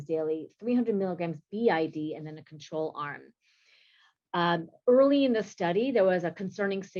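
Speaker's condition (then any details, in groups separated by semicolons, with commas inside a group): No condition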